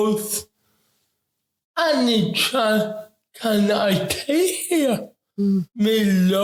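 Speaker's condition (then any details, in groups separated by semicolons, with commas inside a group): Ataxic cerebral palsy; affects talking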